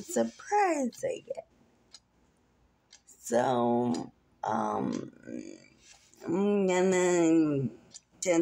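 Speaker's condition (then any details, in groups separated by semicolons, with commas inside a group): Muscular dystrophy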